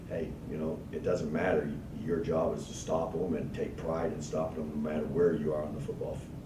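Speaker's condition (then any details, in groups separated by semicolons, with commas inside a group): No condition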